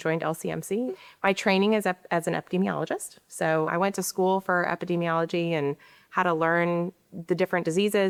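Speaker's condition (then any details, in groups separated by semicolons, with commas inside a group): No condition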